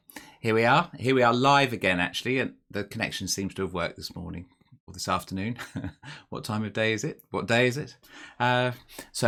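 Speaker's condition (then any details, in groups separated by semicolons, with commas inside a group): No condition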